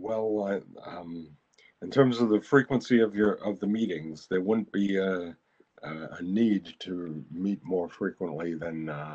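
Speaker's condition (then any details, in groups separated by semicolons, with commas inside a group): No condition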